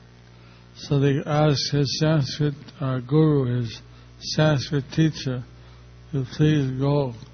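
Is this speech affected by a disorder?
Yes: stroke; stroke a little over a year ago.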